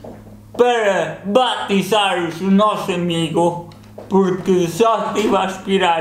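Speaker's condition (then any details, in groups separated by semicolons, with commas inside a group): Cerebral palsy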